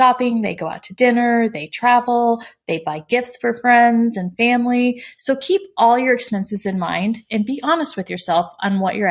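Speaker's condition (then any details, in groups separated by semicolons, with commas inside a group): No condition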